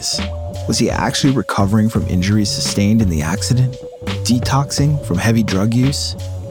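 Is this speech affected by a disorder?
No.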